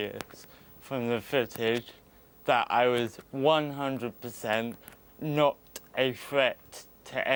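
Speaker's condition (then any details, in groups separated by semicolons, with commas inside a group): Cerebral palsy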